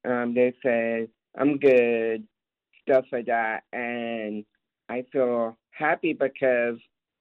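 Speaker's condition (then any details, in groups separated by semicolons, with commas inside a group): Down syndrome; describes self as very capable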